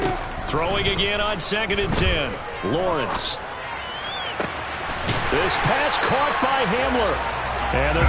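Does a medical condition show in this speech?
No.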